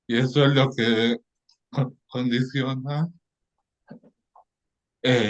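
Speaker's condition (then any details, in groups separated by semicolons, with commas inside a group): Cerebral palsy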